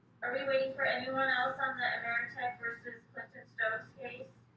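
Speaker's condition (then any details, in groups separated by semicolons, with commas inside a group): No condition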